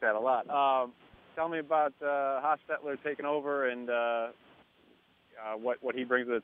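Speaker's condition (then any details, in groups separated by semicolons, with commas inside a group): No condition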